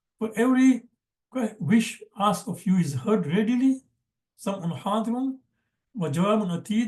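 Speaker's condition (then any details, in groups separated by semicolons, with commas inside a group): No condition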